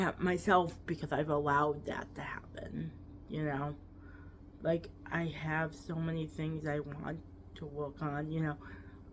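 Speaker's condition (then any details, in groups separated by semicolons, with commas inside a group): Cerebral palsy, quadriplegic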